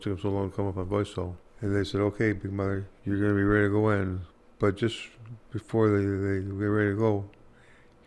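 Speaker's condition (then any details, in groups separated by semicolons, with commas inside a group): Parkinson's disease; hard time talking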